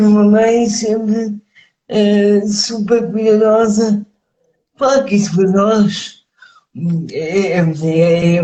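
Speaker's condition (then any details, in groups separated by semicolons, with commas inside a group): Cerebral palsy; speech affected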